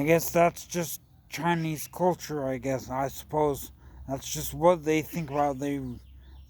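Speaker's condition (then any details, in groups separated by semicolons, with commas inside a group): Traumatic brain injury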